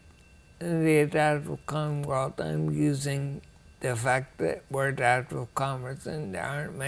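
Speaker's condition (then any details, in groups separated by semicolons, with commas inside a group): Ataxia; rare, progressive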